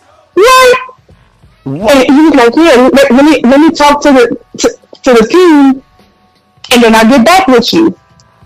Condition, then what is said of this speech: Stuttering. And people took my voice because of my stutter.